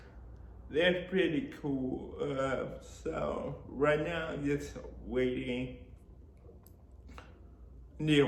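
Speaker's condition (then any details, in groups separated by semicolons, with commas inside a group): Cerebral palsy; spastic quadriplegic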